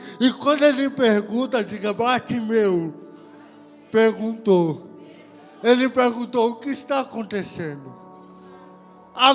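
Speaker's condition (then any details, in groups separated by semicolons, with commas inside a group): Cerebral palsy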